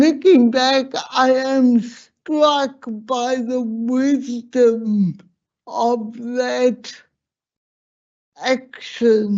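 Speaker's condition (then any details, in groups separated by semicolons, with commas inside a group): Slurred speech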